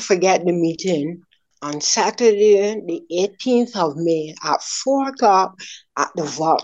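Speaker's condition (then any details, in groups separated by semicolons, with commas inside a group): Ataxia; slowly progressive degenerative ataxia, mother affected, ENT Dr. Clark noted imbalance, referred to Dr. Ben Stabler; hand tremor causing dropped plates, walking sometimes unaffected; first sign slurred speech episode lasting 8-10 minutes, unnoticed by self, mistaken for drinking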